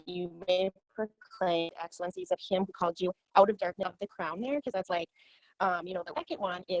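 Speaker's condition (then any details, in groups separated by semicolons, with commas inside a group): No condition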